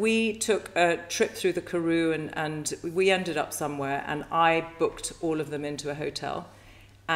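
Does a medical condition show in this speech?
No.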